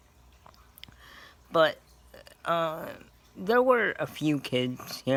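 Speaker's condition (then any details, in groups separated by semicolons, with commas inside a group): Cerebral palsy; scoliosis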